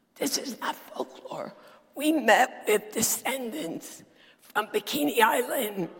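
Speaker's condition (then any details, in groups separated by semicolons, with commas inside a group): Dysphonia; still preaches with this voice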